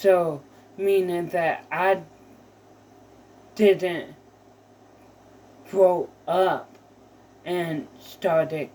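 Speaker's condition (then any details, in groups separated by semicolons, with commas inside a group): Mild cerebral palsy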